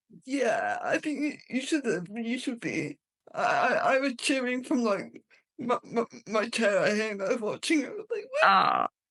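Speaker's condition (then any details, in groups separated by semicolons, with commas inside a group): Cerebral palsy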